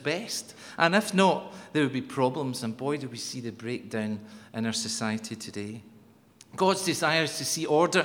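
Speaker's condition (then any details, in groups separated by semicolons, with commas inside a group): No condition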